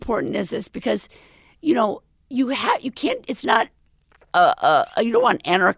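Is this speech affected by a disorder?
Yes: vocal fold paralysis; left vocal cord paralysis after ten-hour pear-sized brain tumor surgery, permanent, past intubation, tracheostomy, feeding tube; voice after recent surgery said temporary, still hard to swallow, earlier unable to swallow or talk.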